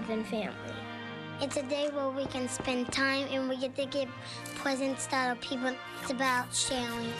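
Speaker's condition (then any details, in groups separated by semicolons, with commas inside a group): No condition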